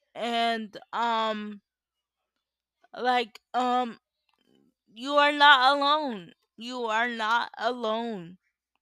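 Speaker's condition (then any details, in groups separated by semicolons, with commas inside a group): Cerebral palsy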